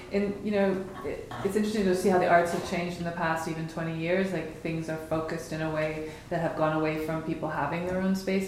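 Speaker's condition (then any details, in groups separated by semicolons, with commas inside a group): No condition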